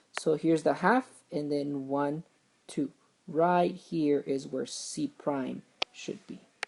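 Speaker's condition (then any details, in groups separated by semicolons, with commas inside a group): No condition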